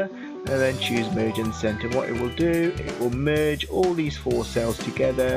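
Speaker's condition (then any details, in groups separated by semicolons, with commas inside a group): No condition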